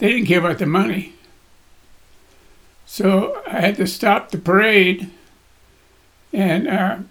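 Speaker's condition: Parkinson's disease; voice shakes, body shakes

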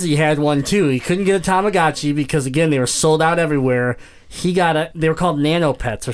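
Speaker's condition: Cleft palate; congenital cleft palate

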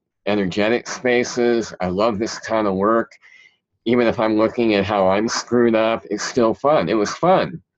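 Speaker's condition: Cleft palate; present since childhood

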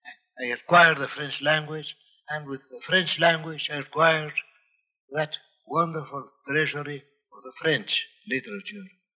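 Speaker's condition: No condition

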